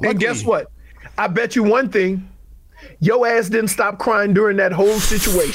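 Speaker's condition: No condition

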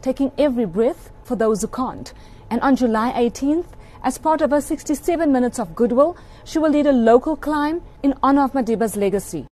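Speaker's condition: No condition

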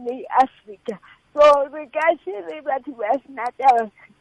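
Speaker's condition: Cerebral palsy; since childhood

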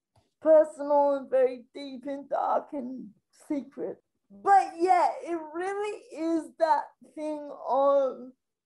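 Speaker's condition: Spastic quadriplegic cerebral palsy

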